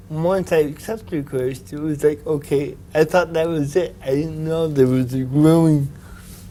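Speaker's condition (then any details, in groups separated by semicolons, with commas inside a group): Cerebral palsy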